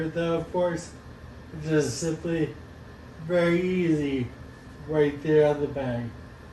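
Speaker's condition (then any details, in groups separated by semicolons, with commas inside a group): Friedreich's ataxia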